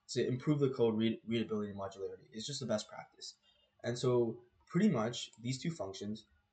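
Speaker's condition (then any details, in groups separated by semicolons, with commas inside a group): No condition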